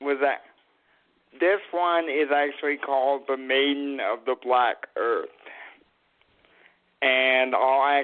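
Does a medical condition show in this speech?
Yes: cerebral palsy.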